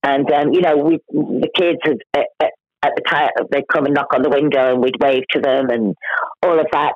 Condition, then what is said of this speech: Stuttering. I stutter a little bit because my chemo tablets make me stutter,